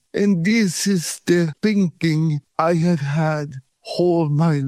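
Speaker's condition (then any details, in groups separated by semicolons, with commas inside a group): Cerebral palsy; from birth, no breathing first 40 minutes at birth, feet opposite of Charlie Chaplin, body shaking 40 years; muscle cramps and pain from shaking, cramp free after 5 days in Thailand, pain back within 3 days in Sweden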